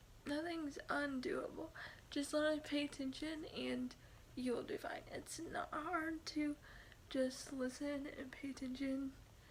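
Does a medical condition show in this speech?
Yes: cerebral palsy.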